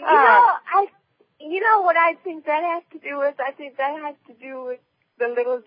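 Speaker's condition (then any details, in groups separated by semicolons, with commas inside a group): Cerebral palsy; present from birth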